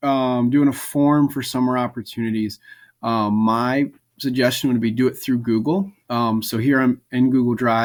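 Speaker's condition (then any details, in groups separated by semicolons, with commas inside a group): No condition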